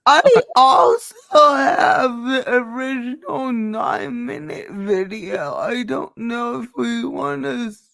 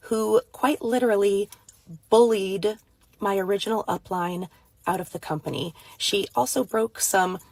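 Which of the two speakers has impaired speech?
The first: cerebral palsy.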